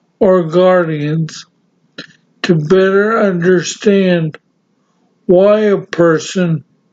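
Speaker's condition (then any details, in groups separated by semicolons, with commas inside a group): Severe brain injury; severe, ataxia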